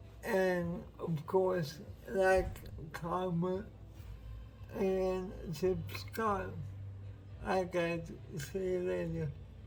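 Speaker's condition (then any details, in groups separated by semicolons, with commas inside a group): Cerebral palsy; uses wheelchair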